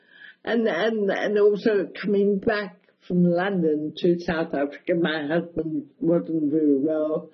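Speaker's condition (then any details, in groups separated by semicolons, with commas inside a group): Cerebral palsy, mild; speech affected a bit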